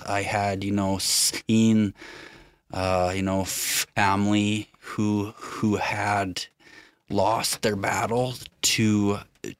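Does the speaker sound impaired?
Yes: stutter; long-standing, long tried to hide it; stuttering evident during recording; sound and word repetitions, repeated fillers uh, hesitations and restarts; here repeated words, prolonged sounds, blocks.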